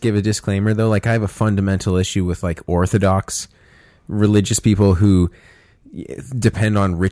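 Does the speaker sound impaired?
No.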